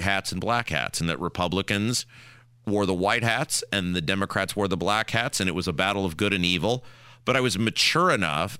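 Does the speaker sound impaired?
No.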